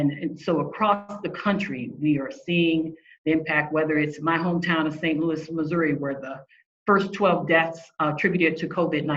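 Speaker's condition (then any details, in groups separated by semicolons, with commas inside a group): No condition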